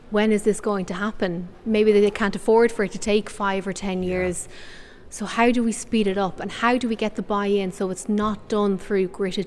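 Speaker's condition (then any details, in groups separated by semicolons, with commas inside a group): No condition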